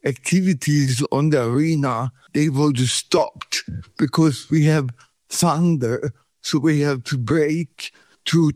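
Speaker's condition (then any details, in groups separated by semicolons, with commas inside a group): Cerebral palsy; pain returns in Sweden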